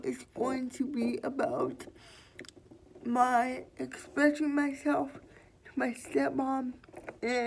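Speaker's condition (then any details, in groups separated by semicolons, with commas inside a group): Cerebral palsy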